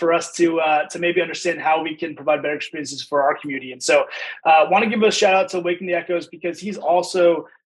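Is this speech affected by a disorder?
No.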